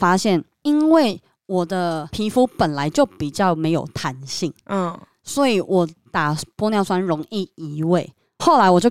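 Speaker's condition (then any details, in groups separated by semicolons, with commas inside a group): Cleft lip and palate, submucous cleft palate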